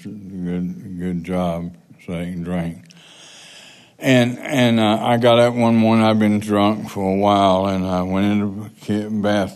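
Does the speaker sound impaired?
Yes: Parkinson's; speaking seated instead of at podium because of fall risk.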